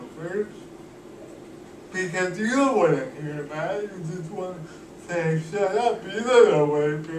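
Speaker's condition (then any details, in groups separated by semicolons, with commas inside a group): Cerebral palsy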